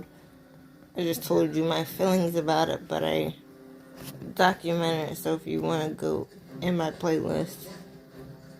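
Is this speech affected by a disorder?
Yes: cerebral palsy.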